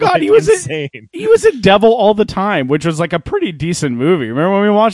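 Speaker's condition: No condition

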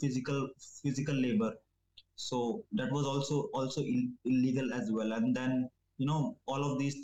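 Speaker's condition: Stammering; began around age 10, linked to drinking, violent, abusive father at home; no speech therapy, no fluency techniques used; very few stutters in interview, stutter hardly observed, improving, used to stammer more in English; repeated words, prolonged sounds

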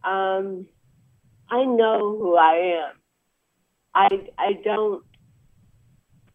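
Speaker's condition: Cerebral palsy; deaf, ungraceful movement, very slow handwriting, past spinal cord surgery, walking poor afterward; about 63 years old

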